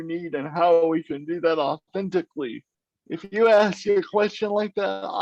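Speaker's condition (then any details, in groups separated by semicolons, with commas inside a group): Cerebral palsy; affects fingers and toes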